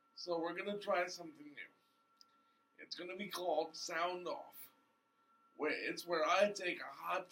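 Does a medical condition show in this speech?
Yes: cerebral palsy.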